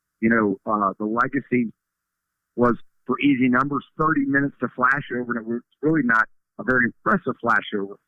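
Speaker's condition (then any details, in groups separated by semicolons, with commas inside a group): No condition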